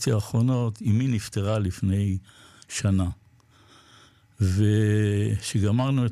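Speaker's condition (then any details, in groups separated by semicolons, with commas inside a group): Parkinson's disease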